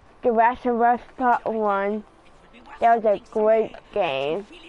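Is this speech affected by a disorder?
Yes: cerebral palsy.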